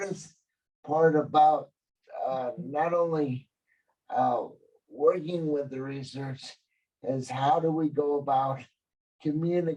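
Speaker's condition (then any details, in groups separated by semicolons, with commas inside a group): Cerebral palsy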